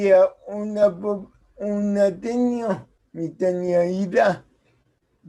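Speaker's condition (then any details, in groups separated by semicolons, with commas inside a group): Cerebral palsy; speaks as if with potato in mouth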